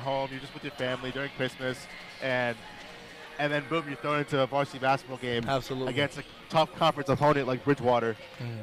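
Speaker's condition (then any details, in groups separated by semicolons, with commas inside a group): No condition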